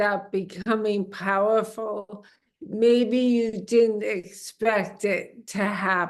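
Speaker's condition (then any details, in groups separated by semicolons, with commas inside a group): Amyotrophic lateral sclerosis; onset left foot dragging, progressing to limp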